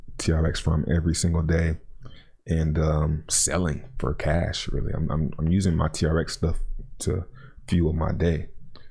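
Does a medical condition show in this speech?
No.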